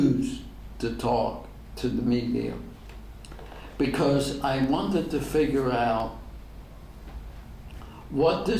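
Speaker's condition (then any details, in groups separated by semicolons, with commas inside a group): ALS; degenerative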